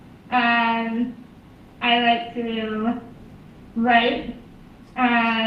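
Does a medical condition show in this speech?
Yes: spinal muscular atrophy; diagnosed at 6 months of age; needs breathing breaks while speaking.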